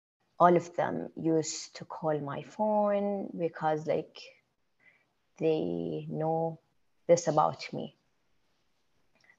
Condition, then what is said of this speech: Stuttering. They always thought that I'm just shy and I'm not used to talk or to speak to people.